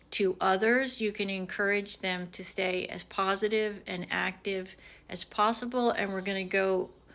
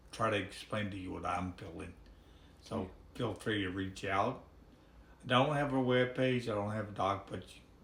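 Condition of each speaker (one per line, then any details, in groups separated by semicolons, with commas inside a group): No condition
ALS, severe; recently diagnosed, about 5.5 years of symptoms, on medication; speech severely hampered, difficulty swallowing, thicker liquids easier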